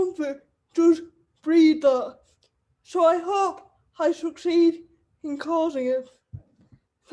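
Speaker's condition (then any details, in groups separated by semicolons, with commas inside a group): Cerebral palsy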